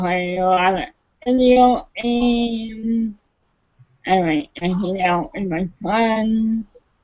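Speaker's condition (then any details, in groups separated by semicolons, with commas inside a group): Cerebral palsy; taking medication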